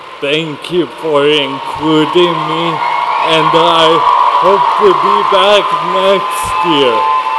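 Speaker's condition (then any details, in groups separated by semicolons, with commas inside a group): Cerebral palsy; high functioning, walks and talks; weaker muscles, distance runner; speech impediment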